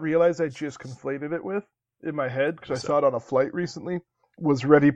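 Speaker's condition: No condition

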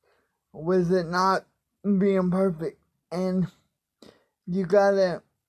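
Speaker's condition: Cerebral palsy, spastic quadriplegic; more mobility in hands and arms

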